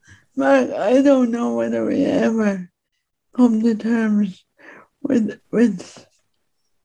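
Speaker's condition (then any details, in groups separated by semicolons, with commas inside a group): Speech impediment; speaks in own way without modifying accent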